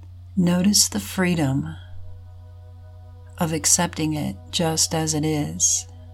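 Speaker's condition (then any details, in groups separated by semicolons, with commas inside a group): No condition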